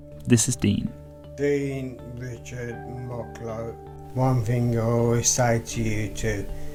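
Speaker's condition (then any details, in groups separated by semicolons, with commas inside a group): Amyotrophic lateral sclerosis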